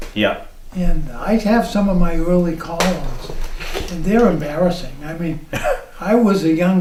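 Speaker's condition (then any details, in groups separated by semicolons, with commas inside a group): ALS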